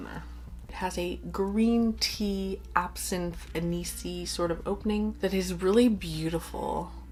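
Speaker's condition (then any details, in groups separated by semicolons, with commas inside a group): No condition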